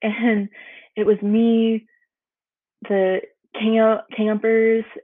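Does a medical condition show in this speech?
Yes: stuttering; woman, 23, persistent stuttering; stumbling on words, severity varies day to day, worse when crying, listeners stop noticing stutter; here repeated sounds.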